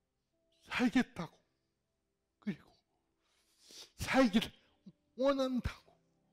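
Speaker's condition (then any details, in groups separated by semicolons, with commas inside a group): Cerebral palsy; fairly severe in childhood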